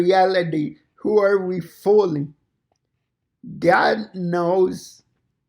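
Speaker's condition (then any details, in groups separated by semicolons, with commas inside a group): Cerebral palsy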